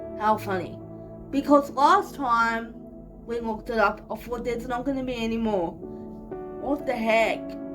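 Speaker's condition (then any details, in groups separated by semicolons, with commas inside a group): Cerebral palsy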